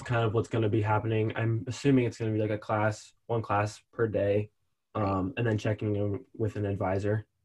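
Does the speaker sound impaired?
No.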